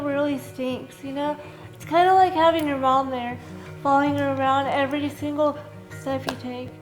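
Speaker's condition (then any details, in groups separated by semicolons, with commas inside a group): Cerebral palsy; from birth, uses walker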